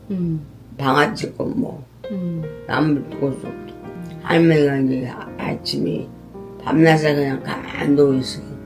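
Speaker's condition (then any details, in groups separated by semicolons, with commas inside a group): Parkinson's disease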